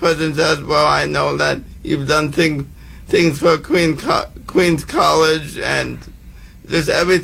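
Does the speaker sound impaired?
Yes: cerebral palsy; present from birth, physical disability, visible in hand, unable to play mainstream sports as child; improved speaking through Toastmasters and a hired coach, does radio play-by-play, public speaking, TEDx talk.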